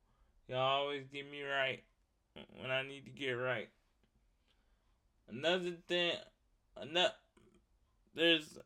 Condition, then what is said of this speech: Cerebral palsy. I want them to listen to what the fuck I have to say because I am living out here with cerebral palsy and I am talking very fluently.